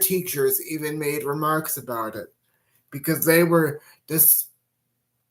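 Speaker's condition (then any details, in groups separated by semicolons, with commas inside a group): Cerebral palsy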